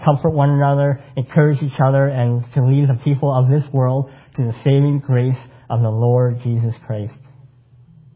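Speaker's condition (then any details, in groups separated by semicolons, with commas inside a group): Cleft palate; congenital cleft palate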